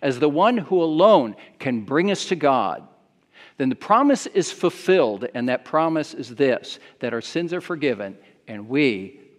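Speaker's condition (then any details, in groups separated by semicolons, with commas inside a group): No condition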